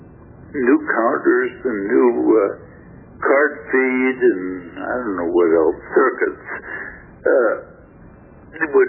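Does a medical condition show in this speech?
Yes: stroke affecting throat muscles; last small stroke affected throat muscles.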